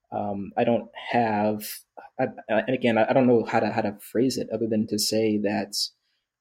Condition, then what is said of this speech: Stuttering. There's something about that wanting to get it over with that makes it worse.